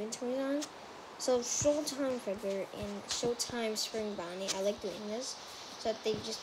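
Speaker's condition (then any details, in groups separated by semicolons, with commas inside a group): No condition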